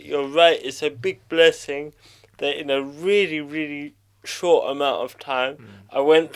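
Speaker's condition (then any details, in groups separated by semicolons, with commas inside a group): Cerebral palsy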